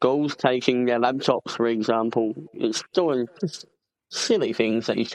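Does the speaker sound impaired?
Yes: cleft palate; congenital.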